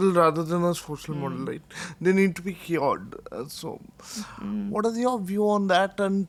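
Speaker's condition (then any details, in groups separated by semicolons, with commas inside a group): Cerebral palsy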